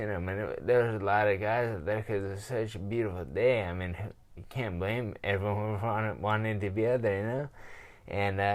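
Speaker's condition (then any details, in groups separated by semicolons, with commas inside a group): Traumatic brain injury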